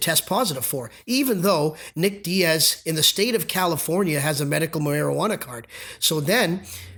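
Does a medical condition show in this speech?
No.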